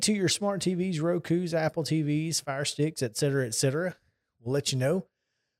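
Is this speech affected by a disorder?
No.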